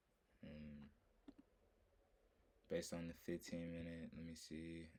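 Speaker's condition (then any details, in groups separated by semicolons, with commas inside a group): No condition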